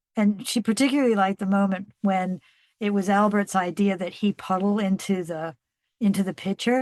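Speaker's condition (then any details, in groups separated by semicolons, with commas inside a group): No condition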